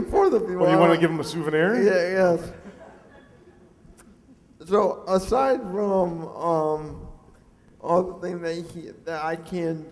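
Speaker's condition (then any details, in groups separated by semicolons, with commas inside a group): Cerebral palsy; mixed quadriplegic type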